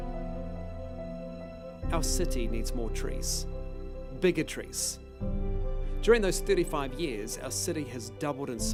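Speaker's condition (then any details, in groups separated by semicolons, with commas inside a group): No condition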